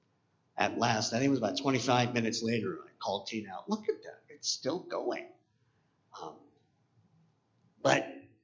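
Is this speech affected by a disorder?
Yes: cleft palate; congenital cleft palate, many painful oral surgeries from 3 months to 16 years, 10 years braces; 7 years of speech therapy, oral appliance once worn to help speak properly.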